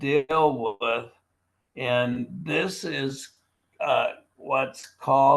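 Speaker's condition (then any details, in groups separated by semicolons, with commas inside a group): Primary lateral sclerosis, bulbar onset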